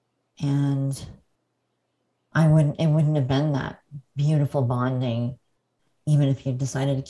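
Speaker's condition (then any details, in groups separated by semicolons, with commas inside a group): Cleft lip and palate; adult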